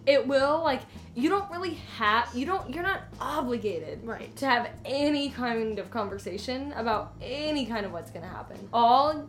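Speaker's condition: No condition

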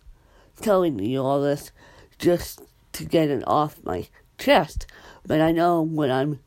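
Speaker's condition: Cerebral palsy

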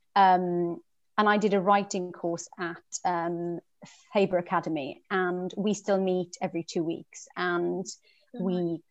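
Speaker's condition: Stammer; sometimes can't hold sharp fast conversations; acting auditions very hard because of stammer, struggles with sharp fast conversations, no stammer when writing; prolonged sounds

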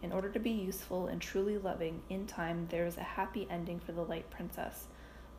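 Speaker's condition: No condition

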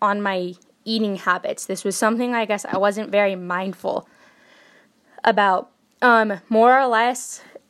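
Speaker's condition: No condition

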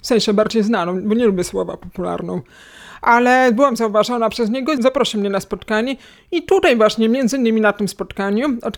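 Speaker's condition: Hearing loss, cochlear implant, acquired; cannot localize sound direction, must keep refreshing language, iPhone streams directly to implant

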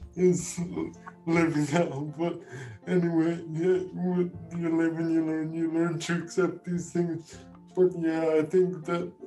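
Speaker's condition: Cerebral palsy; spastic quadriplegic type

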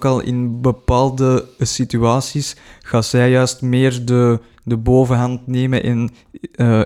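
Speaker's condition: No condition

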